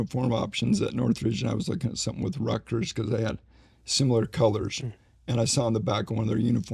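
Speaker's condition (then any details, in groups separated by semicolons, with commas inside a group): ALS; needs voice rest during conversation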